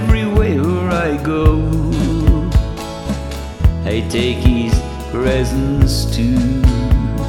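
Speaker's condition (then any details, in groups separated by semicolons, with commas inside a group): No condition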